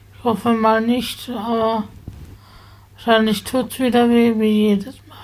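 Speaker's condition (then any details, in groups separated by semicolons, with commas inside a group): Spasticity from birth; multiple sclerosis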